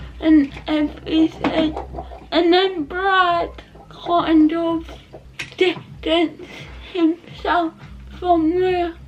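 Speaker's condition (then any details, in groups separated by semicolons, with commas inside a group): Cerebral palsy; not quadriplegic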